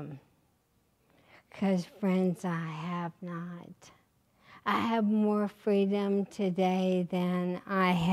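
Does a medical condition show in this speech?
Yes: ALS; recently diagnosed.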